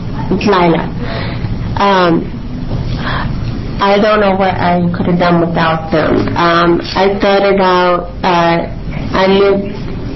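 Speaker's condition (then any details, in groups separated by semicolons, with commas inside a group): Cerebral palsy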